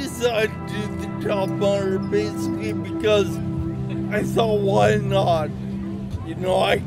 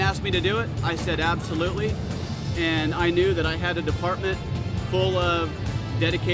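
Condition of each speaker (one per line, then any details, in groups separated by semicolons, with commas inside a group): Traumatic brain injury; combat injury; about 6 years since injury
No condition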